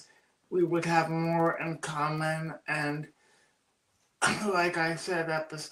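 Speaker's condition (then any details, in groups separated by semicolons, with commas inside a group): Cerebral palsy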